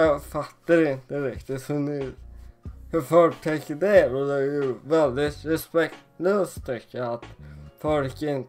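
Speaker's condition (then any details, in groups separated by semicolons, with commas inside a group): Cerebral palsy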